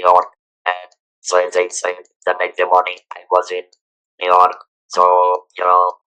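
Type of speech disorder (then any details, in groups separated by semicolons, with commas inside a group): Electrolarynx speech; throat cancer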